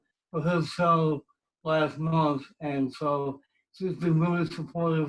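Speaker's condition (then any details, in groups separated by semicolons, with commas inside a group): Cerebral palsy; speech impediment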